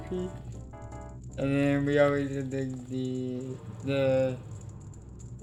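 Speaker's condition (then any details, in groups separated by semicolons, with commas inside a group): Cerebral palsy; affects legs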